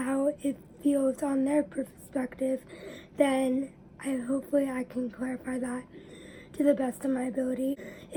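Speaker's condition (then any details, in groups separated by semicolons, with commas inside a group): Cerebral palsy; spastic diplegia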